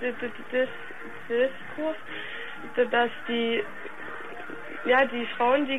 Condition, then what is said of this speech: Stuttering. Ich finde erstmal super Kompliment, dass du mit mir dich auch traust, jetzt hier so in der Öffentlichkeit zu reden, obwohl du etwas stotterst.